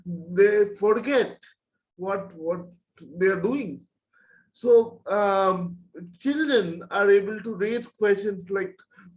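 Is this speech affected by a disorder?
Yes: cerebral palsy; present from birth.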